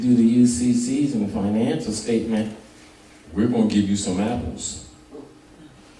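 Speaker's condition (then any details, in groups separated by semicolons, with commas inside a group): No condition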